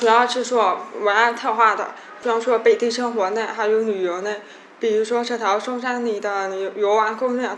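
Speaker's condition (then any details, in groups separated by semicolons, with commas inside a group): Hearing impairment; speech training by parents talking from behind, single words like 我 repeated hundreds of times daily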